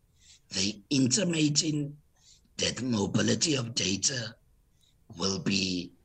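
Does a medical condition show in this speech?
Yes: total laryngectomy; total laryngectomy for rare laryngeal cancer, suspected chondrosarcoma, surgeon Dr. Ismail, five operations, 24 days ICU; no natural voice, earlier Stephen Hawking-like voice, prior huskier voice, spasmodic dysphonia diagnosed.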